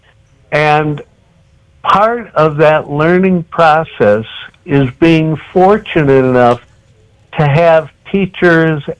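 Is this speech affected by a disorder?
Yes: cerebral palsy.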